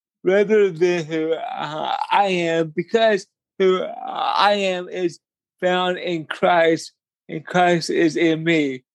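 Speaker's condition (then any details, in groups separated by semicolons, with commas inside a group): Cerebral palsy; speech noticeable to listeners on phone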